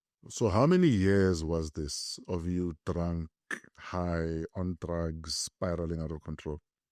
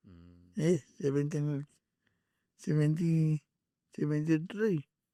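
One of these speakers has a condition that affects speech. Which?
The second: cerebral palsy; present from birth, slight, later car accident; speech and walking affected after car accident.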